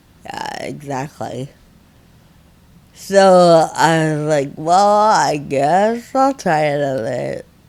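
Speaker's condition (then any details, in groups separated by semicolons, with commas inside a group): Friedreich ataxia, severe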